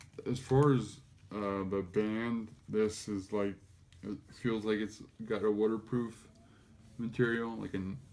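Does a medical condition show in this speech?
Yes: cerebral palsy; affects gait and walking.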